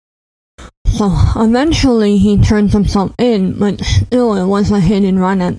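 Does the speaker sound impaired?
Yes: cleft palate; congenital, affected ears, teeth and nose, 5 or 6 ear tubes for lifelong chronic ear infections; ongoing ear trouble; predicted at birth mute or severely impeded, speech classes once or twice weekly through elementary school.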